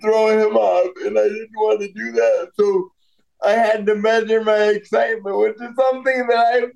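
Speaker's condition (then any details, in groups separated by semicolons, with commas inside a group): Cerebral palsy; walks with walker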